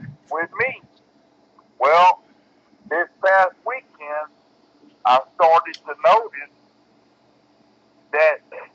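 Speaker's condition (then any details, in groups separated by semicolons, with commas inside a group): Cerebral palsy; bedbound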